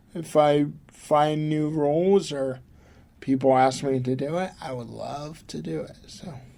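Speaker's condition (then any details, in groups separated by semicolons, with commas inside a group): Cerebral palsy; from birth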